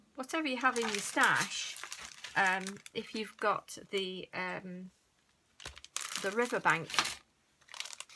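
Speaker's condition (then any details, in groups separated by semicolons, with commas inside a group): No condition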